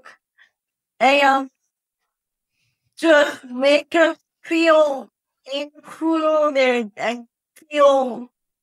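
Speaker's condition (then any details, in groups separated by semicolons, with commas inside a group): Cerebral palsy; uses wheelchair, atypical speech brain area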